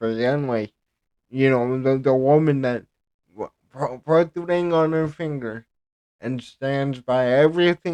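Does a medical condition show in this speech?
Yes: cerebral palsy; present from birth.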